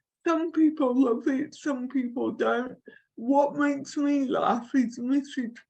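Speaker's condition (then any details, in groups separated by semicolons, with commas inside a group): Cerebral palsy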